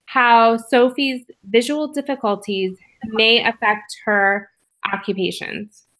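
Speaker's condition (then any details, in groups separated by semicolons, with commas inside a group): No condition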